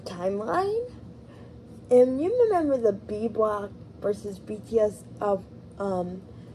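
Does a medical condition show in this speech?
Yes: cerebral palsy.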